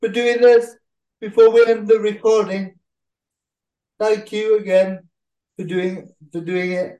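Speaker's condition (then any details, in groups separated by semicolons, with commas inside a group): Cerebral palsy; uses a wheelchair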